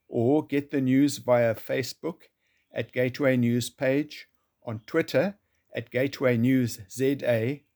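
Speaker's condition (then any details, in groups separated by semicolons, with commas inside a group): No condition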